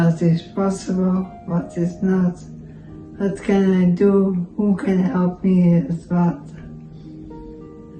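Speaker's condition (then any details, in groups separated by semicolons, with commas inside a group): Multiple system atrophy; symptoms on both sides of body; 2 years since diagnosis, balance worse, speech device ordered; speech declining, drooling, lip and tongue weakness, some aspiration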